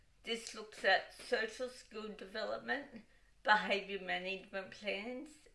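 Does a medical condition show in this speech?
Yes: cerebral palsy, dystonic.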